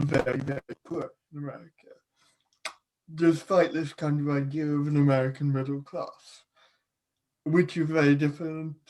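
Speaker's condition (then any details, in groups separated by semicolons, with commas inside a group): Cerebral palsy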